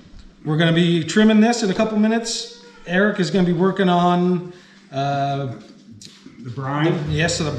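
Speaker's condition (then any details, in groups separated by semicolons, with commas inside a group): No condition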